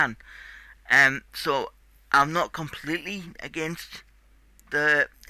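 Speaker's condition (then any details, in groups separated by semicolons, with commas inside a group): Cerebral palsy; tight muscles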